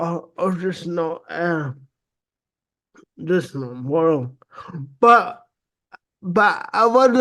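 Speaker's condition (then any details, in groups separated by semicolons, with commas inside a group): Cerebral palsy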